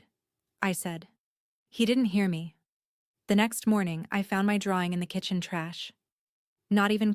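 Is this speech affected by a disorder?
No.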